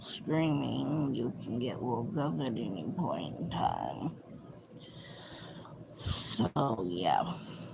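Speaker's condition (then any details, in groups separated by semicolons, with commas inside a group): Cerebral palsy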